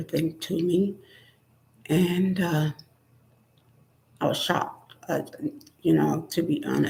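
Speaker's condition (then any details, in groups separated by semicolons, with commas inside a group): Spinal neurosarcoidosis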